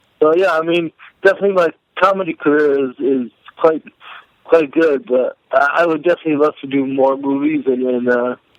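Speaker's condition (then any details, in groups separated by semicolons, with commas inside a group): Cerebral palsy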